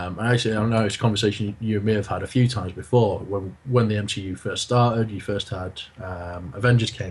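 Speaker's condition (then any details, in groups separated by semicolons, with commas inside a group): No condition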